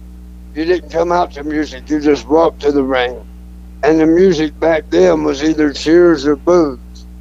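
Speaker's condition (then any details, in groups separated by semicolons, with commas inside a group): Throat cancer; cancer survivor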